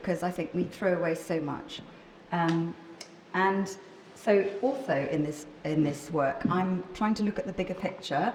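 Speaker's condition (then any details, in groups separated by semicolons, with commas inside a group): No condition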